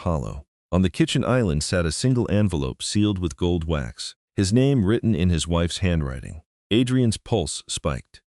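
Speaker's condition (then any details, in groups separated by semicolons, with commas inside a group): No condition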